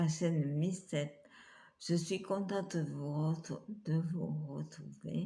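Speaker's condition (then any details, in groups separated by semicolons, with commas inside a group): Multiple sclerosis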